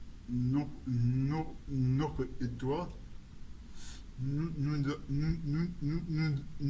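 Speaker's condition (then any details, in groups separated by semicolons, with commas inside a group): Cerebral palsy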